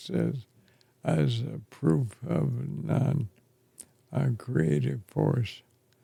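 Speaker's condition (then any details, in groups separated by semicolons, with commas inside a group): ALS; affects chest and throat; two and a half years in, weeks to live, refusing some intervention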